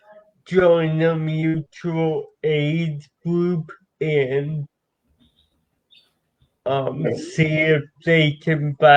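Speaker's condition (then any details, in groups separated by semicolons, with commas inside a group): Cerebral palsy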